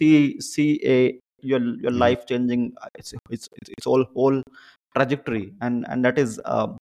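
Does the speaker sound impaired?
Yes: stammering; stammering since childhood; no stammering noticed during this interview; sometimes stammers on words beginning with s; here repeated sounds, repeated words, prolonged sounds.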